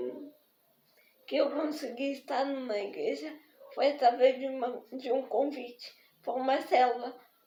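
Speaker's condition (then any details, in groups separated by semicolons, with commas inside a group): Spastic diplegic cerebral palsy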